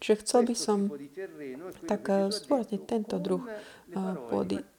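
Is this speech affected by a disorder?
No.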